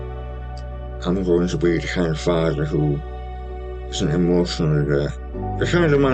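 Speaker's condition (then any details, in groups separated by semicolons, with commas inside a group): Stage 4 tongue cancer, hemiglossectomy; half tongue removed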